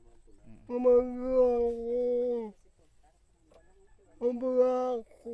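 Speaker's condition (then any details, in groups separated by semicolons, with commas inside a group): Dystonia; hereditary, involuntary whole-body movements, trembling, mouth and head twisting; onset age 34, about four years, worsening, barely walks; speech affected, mouth twists involuntarily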